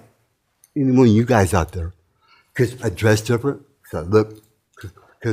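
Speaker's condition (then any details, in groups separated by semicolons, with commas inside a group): Tardive dyskinesia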